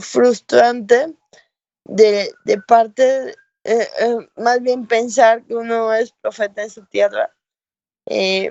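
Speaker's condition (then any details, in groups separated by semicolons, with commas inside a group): Cerebral palsy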